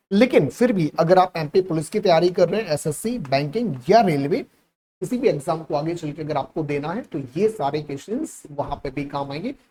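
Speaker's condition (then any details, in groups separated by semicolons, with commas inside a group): No condition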